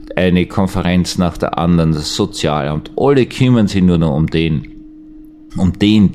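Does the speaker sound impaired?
No.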